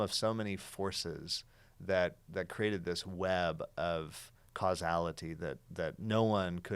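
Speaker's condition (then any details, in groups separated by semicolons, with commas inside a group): No condition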